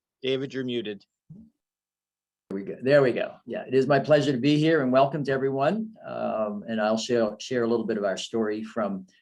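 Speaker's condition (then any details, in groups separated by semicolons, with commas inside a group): No condition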